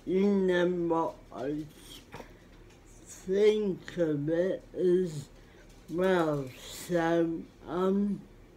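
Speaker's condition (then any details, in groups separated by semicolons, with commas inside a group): Cerebral palsy; spastic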